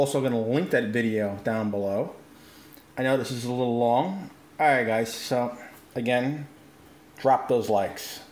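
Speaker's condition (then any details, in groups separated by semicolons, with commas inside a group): No condition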